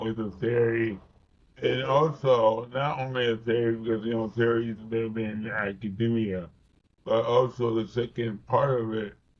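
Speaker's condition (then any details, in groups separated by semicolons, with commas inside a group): Cerebral palsy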